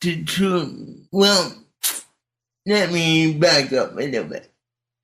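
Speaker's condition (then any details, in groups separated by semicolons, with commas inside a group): Cerebral palsy; speech not affected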